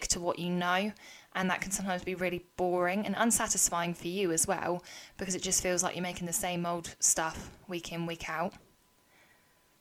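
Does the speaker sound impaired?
No.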